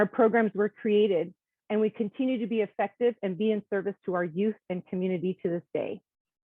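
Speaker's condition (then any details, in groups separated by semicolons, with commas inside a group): No condition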